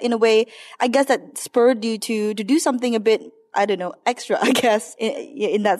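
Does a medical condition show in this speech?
No.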